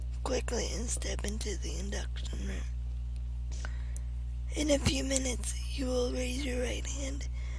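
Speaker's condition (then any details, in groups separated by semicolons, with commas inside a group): Cerebral palsy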